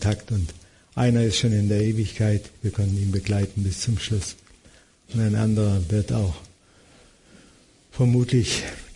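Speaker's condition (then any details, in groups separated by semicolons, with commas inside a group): Parkinson's disease; confirmed by brain imaging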